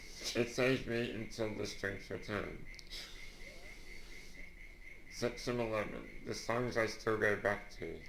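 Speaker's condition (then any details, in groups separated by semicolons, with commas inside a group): Duchenne muscular dystrophy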